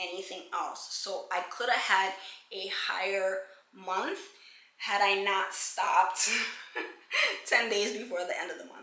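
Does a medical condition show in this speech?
No.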